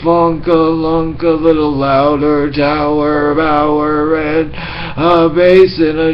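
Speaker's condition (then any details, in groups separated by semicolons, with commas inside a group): Traumatic brain injury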